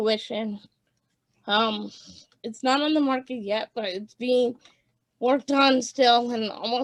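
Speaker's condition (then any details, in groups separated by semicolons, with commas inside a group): Cerebral palsy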